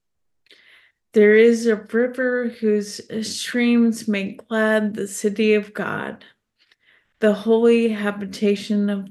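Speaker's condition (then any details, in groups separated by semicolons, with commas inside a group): ALS; specialist-confirmed diagnosis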